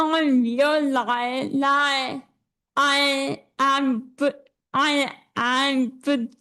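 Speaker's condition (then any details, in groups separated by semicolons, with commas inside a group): Cerebral palsy; speech affected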